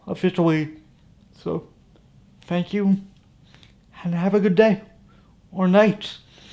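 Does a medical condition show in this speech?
Yes: cerebral palsy; from birth.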